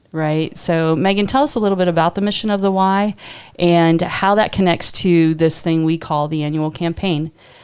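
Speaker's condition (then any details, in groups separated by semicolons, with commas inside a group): No condition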